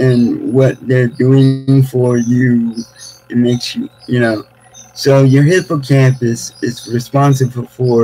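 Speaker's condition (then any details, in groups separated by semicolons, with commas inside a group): Cerebral palsy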